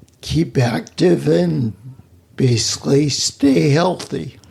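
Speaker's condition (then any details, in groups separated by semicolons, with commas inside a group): Spinocerebellar ataxia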